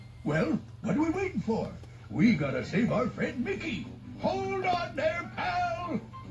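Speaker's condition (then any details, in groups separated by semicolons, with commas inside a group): No condition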